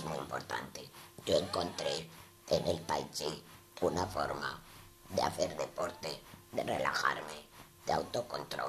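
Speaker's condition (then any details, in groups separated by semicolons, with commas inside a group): Total laryngectomy; laryngeal cancer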